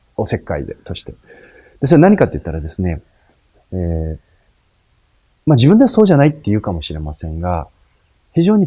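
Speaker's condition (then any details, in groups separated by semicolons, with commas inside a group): No condition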